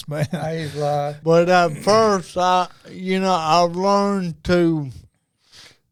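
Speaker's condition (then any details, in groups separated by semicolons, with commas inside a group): Cerebral palsy; diagnosed at about age two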